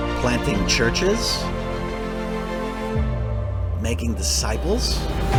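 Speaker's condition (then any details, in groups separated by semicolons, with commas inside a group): No condition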